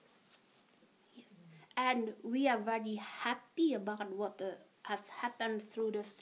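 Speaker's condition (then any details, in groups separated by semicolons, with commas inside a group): No condition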